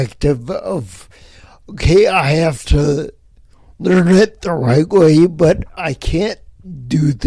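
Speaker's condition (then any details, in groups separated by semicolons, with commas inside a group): Spinocerebellar ataxia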